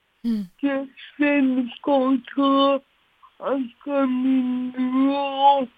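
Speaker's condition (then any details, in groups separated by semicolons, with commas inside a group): Cerebral palsy; since birth, oxygen loss to brain during delivery, all four limbs affected, walks slowly, spasms; speech affected, listeners must pay attention to follow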